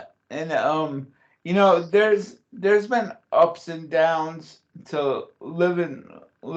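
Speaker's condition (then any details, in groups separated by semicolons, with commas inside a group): Cerebral palsy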